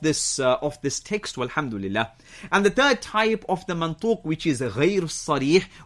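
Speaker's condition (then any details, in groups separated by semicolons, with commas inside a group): No condition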